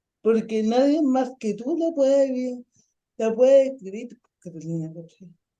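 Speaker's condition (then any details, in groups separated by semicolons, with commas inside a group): Ataxic cerebral palsy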